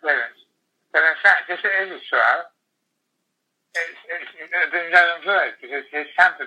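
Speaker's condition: Tongue cancer, glossectomy; tongue cancer noticed 2 days after honeymoon, most of tongue removed; speech harder and harder after tongue removal, very slow

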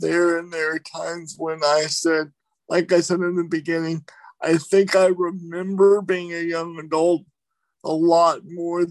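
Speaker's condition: Cerebral palsy

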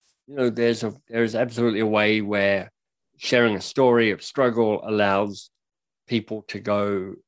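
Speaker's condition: Cleft lip and palate; speech impediment

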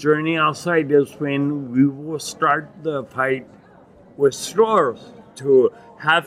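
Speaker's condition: Acquired ataxia with dysarthria; Lance-Adams syndrome

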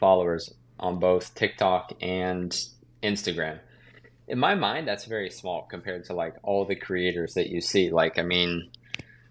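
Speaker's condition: No condition

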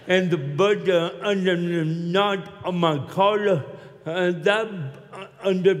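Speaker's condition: Cerebral palsy; oxygen cut off at birth for 18 minutes in Jonesboro, Arkansas, walks with limp, neck operation; speech impediment, hard for many to understand

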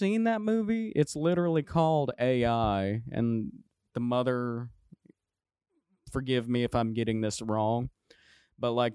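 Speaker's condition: No condition

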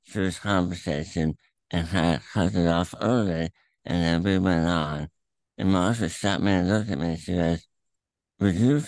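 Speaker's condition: Throat cancer; eating issues from tongue tumor

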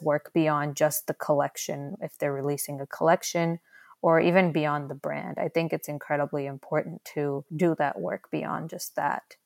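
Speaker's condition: No condition

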